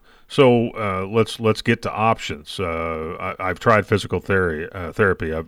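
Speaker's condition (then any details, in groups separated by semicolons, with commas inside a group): No condition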